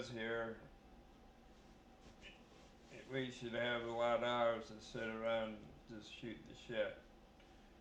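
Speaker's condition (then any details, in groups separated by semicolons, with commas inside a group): Brain injury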